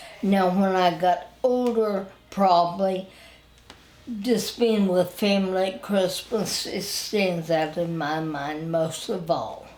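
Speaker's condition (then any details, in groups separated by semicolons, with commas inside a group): Spinal ataxia; wheelchair user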